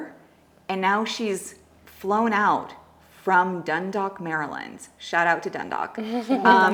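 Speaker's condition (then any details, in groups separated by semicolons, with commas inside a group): No condition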